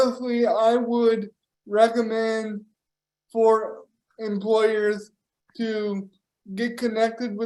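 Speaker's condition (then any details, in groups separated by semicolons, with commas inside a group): Cerebral palsy; power wheelchair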